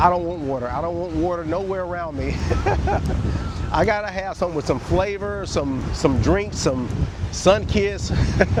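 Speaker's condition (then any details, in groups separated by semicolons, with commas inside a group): No condition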